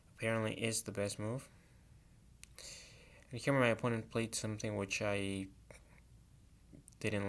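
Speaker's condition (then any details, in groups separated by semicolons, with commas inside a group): No condition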